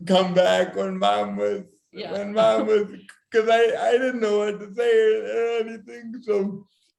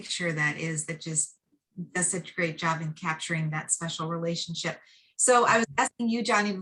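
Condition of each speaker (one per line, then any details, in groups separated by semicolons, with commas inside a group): Severe cerebral palsy; severe, affects walking and mobility; lifelong physical therapy, walks, completes triathlons; speech problems predicted
No condition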